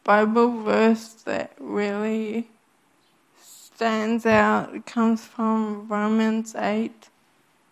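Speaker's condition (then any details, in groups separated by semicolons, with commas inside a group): Friedreich's ataxia; cannot speak if quiet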